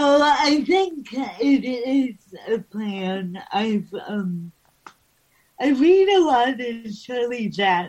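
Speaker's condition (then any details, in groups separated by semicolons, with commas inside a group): Cerebral palsy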